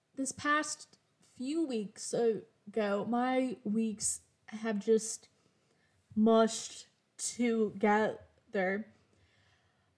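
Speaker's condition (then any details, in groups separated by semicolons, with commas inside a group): Stuttering; many years of stuttering; exhausted from extra talking at work this week; stutters on hello, phone calls hard, speaking exhausting, hides stutter with fluency front, stutters freely at home; prolonged sounds, blocks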